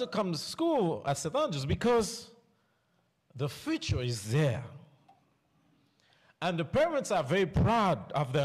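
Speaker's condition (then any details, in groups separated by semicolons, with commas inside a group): No condition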